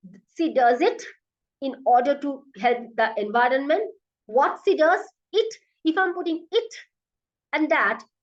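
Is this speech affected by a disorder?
No.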